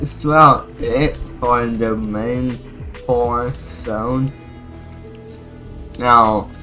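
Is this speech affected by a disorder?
Yes: cerebral palsy.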